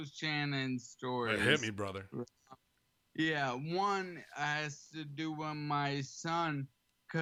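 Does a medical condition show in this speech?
Yes: ALS; slightly slurred, has to slow down.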